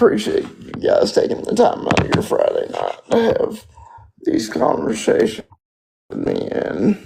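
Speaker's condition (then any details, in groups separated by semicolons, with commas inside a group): Spastic quadriplegic cerebral palsy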